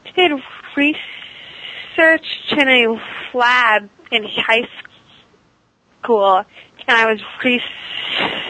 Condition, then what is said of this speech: Stuttering. A lot of times people just don't know what a stutter is, and they act weird or strange, and I stutter a lot worse